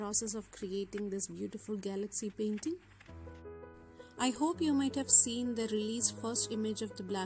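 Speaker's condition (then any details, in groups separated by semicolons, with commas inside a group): No condition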